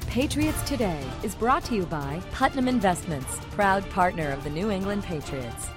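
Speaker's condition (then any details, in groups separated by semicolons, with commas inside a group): No condition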